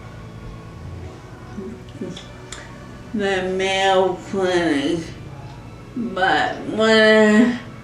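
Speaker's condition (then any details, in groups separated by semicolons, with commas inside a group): ALS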